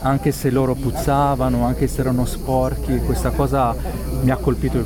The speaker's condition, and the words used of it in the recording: None; typical speech.